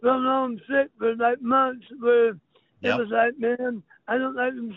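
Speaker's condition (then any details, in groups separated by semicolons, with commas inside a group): Throat cancer; throat cancer survivor, voice box kept, no hole in throat, lasting impact on throat and speech; speech impediment, sounds like a very unique accent, may be hard to understand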